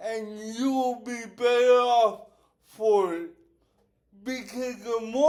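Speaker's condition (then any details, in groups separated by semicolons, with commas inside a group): Cerebral palsy; affects speech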